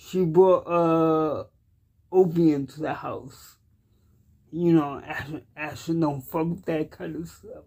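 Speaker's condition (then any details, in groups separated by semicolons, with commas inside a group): Cerebral palsy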